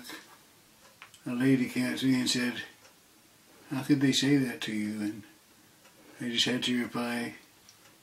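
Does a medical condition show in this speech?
Yes: Parkinson's disease; shaking.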